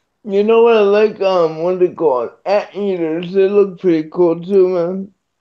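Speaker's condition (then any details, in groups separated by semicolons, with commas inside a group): Cerebral palsy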